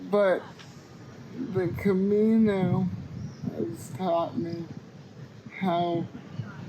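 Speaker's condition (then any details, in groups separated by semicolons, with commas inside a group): Cerebral palsy; cannot walk unaided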